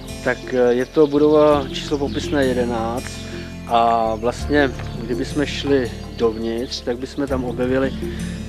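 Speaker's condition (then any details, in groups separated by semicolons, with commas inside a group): No condition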